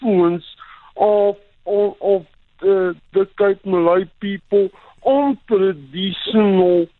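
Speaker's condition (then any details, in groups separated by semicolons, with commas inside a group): Cerebral palsy; types with single finger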